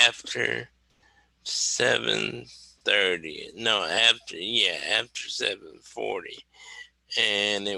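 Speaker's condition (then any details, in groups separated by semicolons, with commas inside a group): Cerebral palsy; wheelchair user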